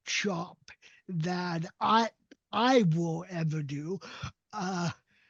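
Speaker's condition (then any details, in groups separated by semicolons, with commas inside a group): Cerebral palsy; uses walker and wheelchair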